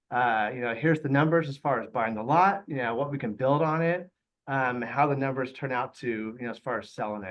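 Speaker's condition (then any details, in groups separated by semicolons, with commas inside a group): No condition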